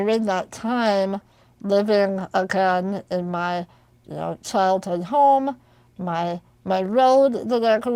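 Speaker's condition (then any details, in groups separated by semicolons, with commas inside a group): Spinal muscular atrophy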